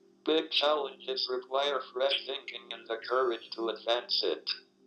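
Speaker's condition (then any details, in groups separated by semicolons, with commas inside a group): ALS, speech-generating device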